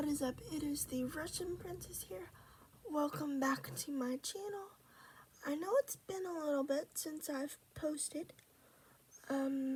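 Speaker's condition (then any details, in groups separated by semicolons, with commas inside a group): Cerebral palsy; unable to walk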